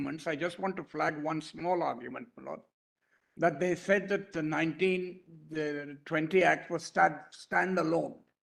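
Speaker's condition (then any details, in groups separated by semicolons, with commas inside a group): No condition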